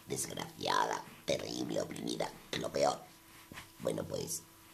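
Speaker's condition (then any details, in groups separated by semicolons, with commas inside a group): Total laryngectomy; laryngeal cancer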